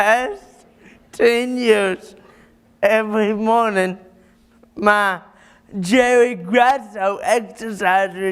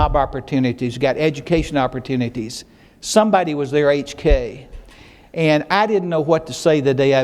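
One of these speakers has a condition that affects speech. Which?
The first: cerebral palsy; caused by car accident and premature birth.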